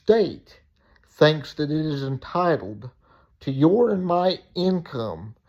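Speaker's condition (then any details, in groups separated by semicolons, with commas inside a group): Cerebral palsy; reports speaking clearly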